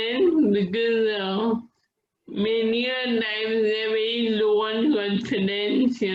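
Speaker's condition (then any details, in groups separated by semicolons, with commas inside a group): Friedreich's ataxia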